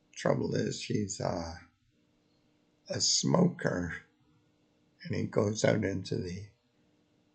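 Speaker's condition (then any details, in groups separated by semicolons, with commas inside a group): Multiple sclerosis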